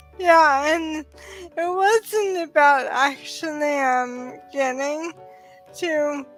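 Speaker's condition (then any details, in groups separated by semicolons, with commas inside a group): ALS; sporadic form, onset in pinky finger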